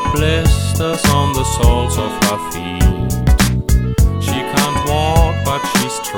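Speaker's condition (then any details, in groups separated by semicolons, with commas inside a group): No condition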